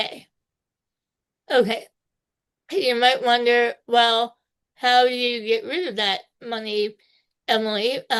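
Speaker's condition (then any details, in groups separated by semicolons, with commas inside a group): Spinal muscular atrophy type two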